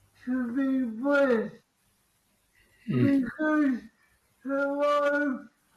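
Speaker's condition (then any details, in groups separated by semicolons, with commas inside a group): Cerebral palsy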